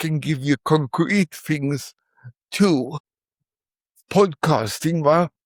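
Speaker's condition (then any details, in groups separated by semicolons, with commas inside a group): Cerebral palsy; from birth; words not very clear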